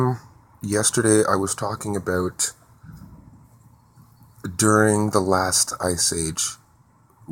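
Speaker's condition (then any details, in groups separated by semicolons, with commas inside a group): No condition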